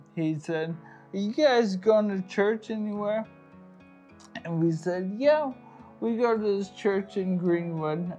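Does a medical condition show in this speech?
Yes: ALS; diagnosed by neurologists at Mayo Clinic, Rochester, Minnesota, after prolonged search for answers.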